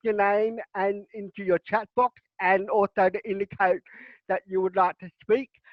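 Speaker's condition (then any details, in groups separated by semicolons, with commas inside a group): Cerebral palsy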